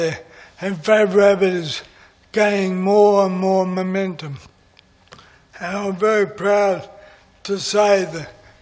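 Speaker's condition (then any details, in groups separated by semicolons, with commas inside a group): MND; voice is going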